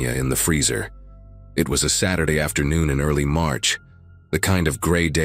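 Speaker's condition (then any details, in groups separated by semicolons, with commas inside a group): No condition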